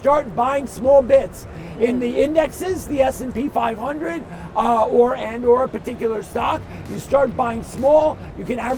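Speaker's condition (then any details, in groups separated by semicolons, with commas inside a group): No condition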